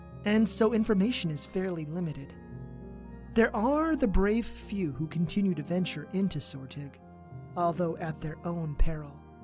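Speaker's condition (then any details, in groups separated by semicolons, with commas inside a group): No condition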